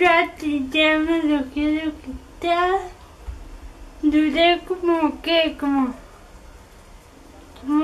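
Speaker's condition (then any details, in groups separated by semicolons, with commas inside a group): Cerebral palsy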